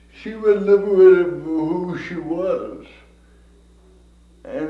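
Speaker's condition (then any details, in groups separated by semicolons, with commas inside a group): Cerebral palsy; from birth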